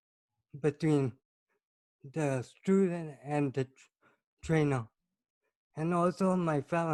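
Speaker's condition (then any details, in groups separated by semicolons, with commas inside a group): Cerebral palsy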